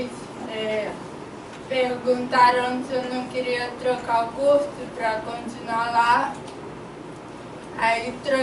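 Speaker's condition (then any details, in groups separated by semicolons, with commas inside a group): Cerebral palsy; birth oxygen deprivation, whole right side affected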